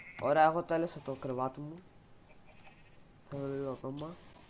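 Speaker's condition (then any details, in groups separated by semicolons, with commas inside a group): No condition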